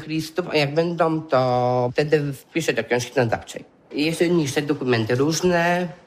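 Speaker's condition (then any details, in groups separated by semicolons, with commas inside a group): Down syndrome; errors with arithmetic and counting money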